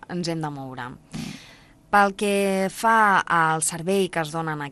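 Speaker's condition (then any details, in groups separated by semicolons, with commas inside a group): No condition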